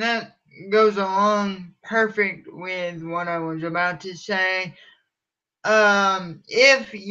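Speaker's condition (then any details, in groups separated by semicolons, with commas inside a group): Cerebral palsy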